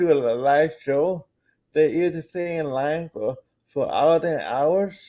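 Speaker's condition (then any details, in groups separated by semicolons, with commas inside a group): Cerebral palsy; present from birth, muscles do not work properly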